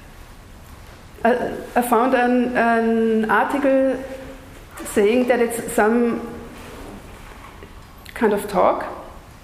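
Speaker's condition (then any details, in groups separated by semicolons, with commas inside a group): Stuttering; lifelong stutter, neurological cause, speech therapy in youth, jaw, belly and leg cramps from suppressing stutter; audibly stuttering during lecture performance; repetitions, blocks, stutters on own name, slower than fluent speakers, amount varies daily, smooth repetitions when unafraid; repeated sounds, prolonged sounds, blocks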